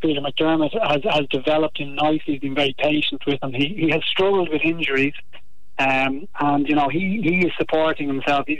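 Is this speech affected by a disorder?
No.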